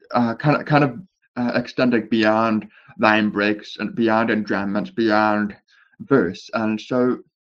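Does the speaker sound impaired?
Yes: deafness with speech impediment; born deaf, years of speech therapy, cannot really hear voices in interviews.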